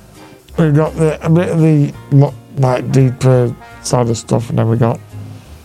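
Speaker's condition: Duchenne muscular dystrophy; night ventilator

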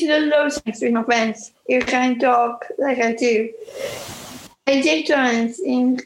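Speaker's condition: Down syndrome; speech and language therapy growing up; attends communication groups run by speech and language therapists; communication sometimes breaks down, uses alternative ways to get message across

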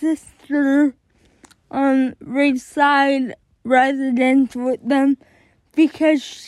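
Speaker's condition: Cerebral palsy; born addicted

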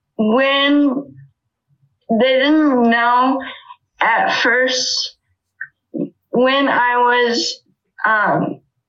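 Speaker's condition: Spastic cerebral palsy; walker since age 3

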